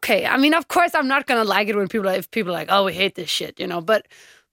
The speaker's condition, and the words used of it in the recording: None; typical speech.